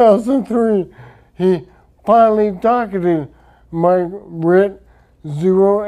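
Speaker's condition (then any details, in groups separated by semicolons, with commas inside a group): Traumatic brain injury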